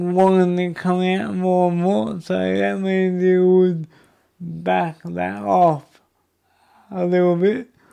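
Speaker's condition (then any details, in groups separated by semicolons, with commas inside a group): Cerebral palsy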